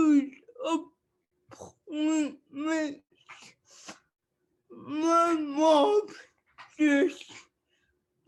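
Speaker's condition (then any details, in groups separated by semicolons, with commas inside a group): Cerebral palsy; speech affected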